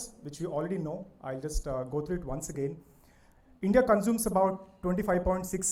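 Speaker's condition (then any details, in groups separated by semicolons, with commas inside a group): No condition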